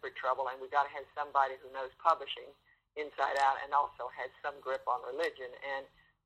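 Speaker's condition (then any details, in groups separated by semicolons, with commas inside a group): No condition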